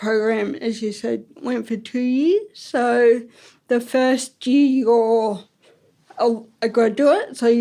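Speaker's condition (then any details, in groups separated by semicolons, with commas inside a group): Ataxic cerebral palsy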